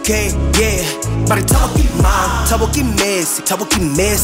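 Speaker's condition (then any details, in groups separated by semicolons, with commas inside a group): No condition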